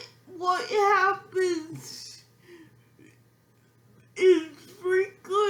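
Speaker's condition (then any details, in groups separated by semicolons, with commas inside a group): Physical speech impairment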